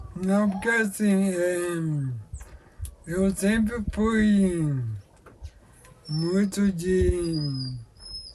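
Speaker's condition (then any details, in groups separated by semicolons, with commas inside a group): Amyotrophic lateral sclerosis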